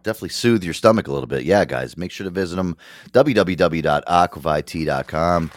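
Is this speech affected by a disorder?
No.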